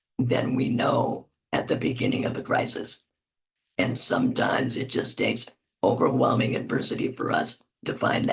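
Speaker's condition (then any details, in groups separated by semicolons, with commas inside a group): Laryngectomy; voice box removed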